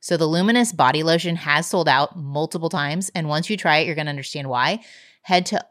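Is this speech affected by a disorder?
No.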